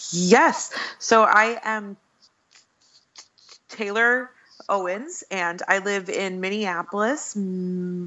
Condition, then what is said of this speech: Stuttering. It's, I do stutter on it.